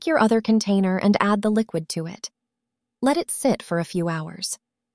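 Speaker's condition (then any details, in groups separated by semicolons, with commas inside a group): No condition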